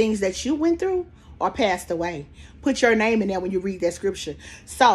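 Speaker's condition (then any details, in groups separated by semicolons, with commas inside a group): No condition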